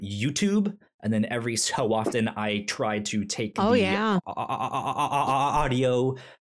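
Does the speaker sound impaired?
Yes: stutter; stutter when talking; here blocks.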